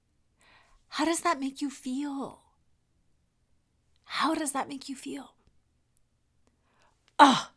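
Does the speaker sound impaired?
No.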